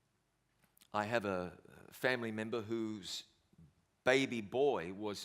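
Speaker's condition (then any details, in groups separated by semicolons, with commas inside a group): No condition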